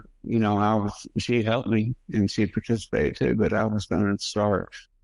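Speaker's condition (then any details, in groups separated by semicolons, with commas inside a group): Multiple sclerosis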